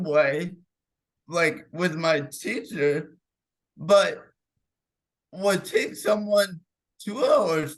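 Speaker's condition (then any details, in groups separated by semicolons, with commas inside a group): Cerebral palsy; clenched fist, unsteady walk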